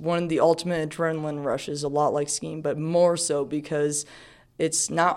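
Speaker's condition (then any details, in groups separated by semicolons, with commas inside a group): No condition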